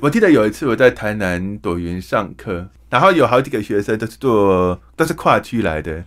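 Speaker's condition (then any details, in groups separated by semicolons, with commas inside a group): Hearing impairment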